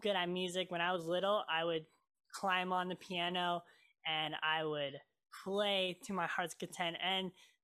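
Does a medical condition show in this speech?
Yes: cleft lip and palate; cleft made eating, talking and singing hard while growing up.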